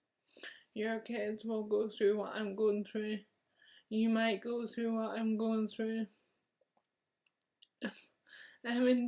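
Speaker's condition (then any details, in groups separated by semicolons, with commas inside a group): Motor neurone disease; onset in left hand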